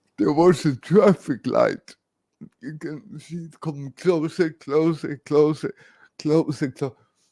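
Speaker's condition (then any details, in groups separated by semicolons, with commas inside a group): Cerebral palsy, severe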